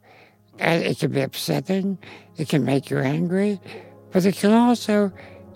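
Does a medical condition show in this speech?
Yes: spinal muscular atrophy; congenital genetic neuromuscular, quadriplegic, never walked or stood, wheelchair, near-fatal gastrointestinal surgery complications decade ago; progressive, incurable, age 56, full sensation, no muscles, needs help, writes with voice recognition program.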